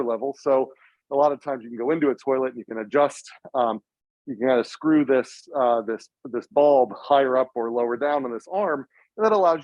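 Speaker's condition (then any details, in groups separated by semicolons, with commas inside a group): No condition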